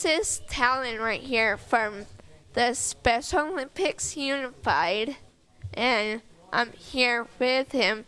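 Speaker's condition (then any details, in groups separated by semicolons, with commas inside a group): Cerebral palsy; affects muscles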